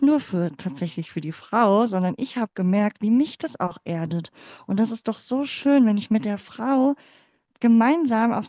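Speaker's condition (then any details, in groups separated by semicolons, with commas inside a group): Cleft palate; congenital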